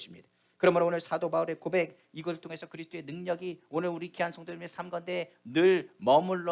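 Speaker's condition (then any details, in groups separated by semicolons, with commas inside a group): No condition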